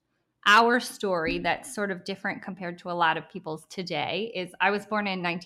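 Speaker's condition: Bilateral cleft lip and palate; congenital, born essentially without palate, unable to breastfeed, infant palatal obturator, multiple surgeries including jaw surgery

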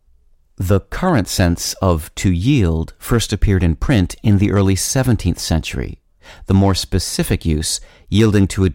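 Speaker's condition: No condition

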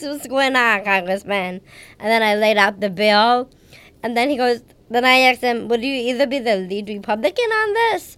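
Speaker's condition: Down syndrome; age 31

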